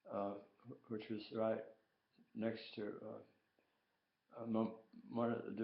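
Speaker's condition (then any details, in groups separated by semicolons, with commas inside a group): Tongue cancer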